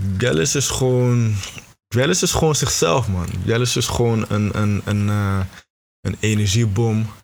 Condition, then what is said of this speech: Stuttering. En, en dat gaat gewoon met ups en downs.